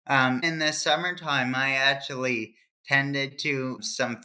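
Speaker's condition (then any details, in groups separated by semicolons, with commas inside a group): Cerebral palsy; from birth, brain injury from oxygen loss at fast birth, trouble remembering multiple tasks, hand movement and writing difficulty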